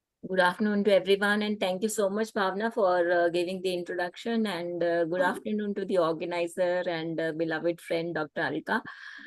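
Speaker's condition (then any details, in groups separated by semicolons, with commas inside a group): No condition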